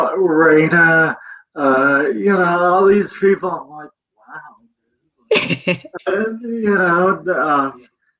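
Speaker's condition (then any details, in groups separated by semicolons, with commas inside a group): Cerebral palsy; present from birth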